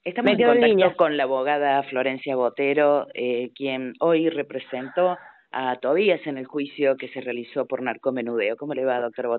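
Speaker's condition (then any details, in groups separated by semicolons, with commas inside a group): No condition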